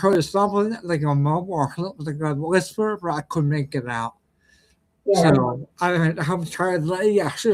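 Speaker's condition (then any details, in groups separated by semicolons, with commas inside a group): Ataxia; speech impediment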